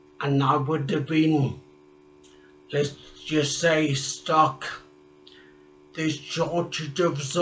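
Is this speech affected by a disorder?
Yes: traumatic brain injury; speech.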